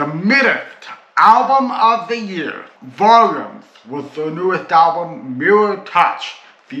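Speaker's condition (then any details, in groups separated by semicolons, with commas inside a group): Cerebral palsy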